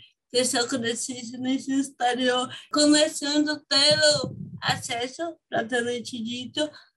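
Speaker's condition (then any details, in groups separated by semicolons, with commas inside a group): Cerebral palsy; from birth, motor sequelae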